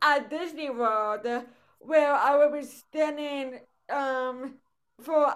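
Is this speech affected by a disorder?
Yes: cerebral palsy; brain bleed at quadruplet birth, right side weaker, limp, crooked right hand, electric wheelchair for travel; voice affected, speaks with accent.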